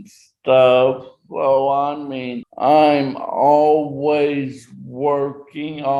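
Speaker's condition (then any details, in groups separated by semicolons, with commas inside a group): Traumatic brain injury; 39 years since injury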